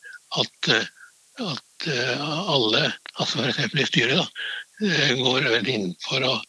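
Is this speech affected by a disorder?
Yes: Parkinson's disease; main medication switched, hand flexibility regained, daily exercise since age 60, physiotherapists, physical capacity maintained.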